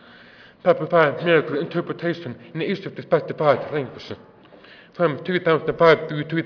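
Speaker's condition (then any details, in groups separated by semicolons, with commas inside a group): Deafness; deaf accent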